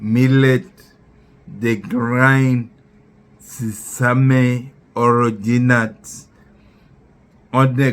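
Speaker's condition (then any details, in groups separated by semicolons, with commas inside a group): Neurological disease; affects speech and balance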